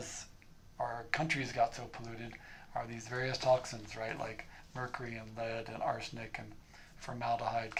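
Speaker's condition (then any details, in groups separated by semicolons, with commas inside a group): No condition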